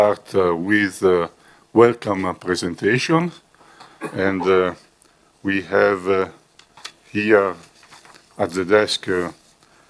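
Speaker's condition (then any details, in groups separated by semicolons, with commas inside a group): No condition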